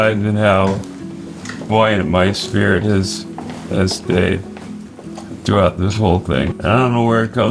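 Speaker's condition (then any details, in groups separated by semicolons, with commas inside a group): ALS; slurred speech, sounds drunk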